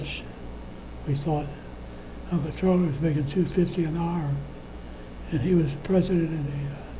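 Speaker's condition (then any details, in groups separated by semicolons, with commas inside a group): Parkinson's disease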